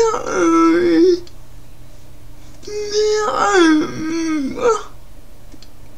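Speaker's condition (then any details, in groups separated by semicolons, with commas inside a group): Cerebral palsy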